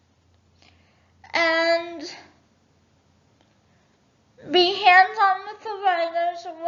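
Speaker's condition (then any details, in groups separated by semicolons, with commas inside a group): Cerebral palsy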